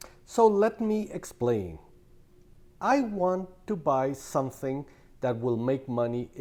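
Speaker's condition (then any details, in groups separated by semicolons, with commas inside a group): No condition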